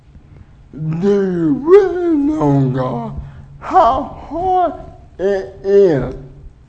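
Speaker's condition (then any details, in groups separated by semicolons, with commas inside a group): Cerebral palsy; uses wheelchair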